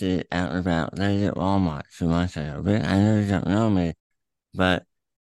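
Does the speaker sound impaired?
Yes: throat cancer; throat cancer three times, radiation with molded mask, chemo, checkups at Erlanger Medical Center Chattanooga; stage 4, terminal, tumor through tongue attached to epiglottis, inoperable, Emory Proton Center therapy not working; voice affected by cancer, eating issues from tongue tumor, still talks at length.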